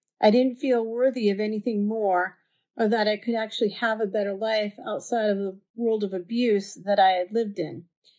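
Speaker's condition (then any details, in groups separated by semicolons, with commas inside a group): No condition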